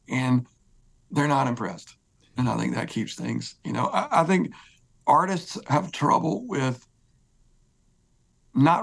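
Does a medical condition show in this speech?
Yes: spasmodic dysphonia; voice disorder; voice grabs when talking, more talking brings more hoarseness, singing less hard than talking.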